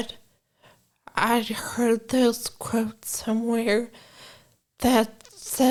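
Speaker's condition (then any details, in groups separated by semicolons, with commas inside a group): Brain injury from aneurysm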